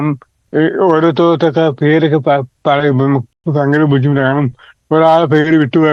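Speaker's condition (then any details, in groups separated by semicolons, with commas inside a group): Cerebral palsy; present from birth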